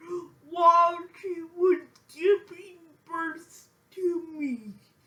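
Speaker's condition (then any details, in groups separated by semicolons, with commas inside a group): Physical speech impairment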